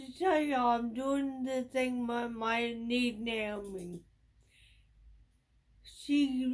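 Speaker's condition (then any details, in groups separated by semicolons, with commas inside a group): Traumatic brain injury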